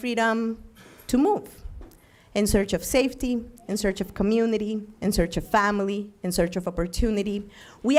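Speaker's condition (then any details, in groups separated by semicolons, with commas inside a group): No condition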